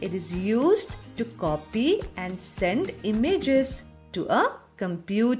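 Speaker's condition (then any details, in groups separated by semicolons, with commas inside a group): No condition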